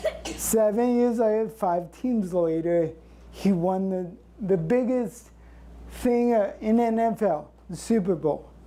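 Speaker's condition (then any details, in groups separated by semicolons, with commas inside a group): Cerebral palsy; since birth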